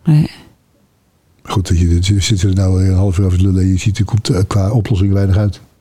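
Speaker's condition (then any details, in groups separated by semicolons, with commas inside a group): Parkinson's disease; lip tremor that can start suddenly, jaw spasm mostly when falling asleep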